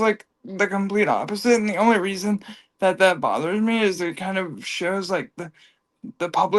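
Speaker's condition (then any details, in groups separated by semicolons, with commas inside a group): Cerebral palsy; from birth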